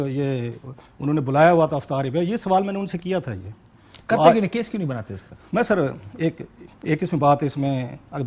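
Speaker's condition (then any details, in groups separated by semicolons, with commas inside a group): No condition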